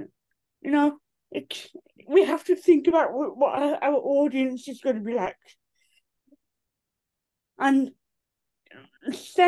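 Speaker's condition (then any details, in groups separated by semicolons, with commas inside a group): Cerebral palsy; from birth, affects limbs and neck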